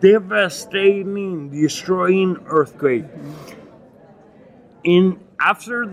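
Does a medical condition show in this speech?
Yes: acquired ataxia with dysarthria; Lance-Adams syndrome, brain damage after Legionnaires' pneumonia from contaminated jacuzzi, 12-day induced coma, onset at 39; hard to speak and articulate, chest heaviness when speaking, bites tongue 2-3 times daily eating.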